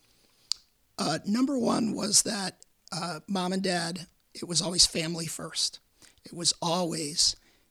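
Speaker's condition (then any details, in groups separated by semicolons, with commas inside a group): Repeated vocal cord surgery; few weeks after 19th vocal cord surgery at University of Michigan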